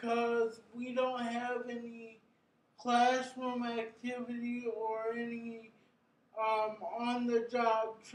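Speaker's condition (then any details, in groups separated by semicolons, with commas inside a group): Cerebral palsy; brain injury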